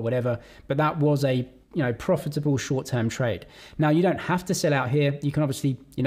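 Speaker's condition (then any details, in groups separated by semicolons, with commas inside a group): No condition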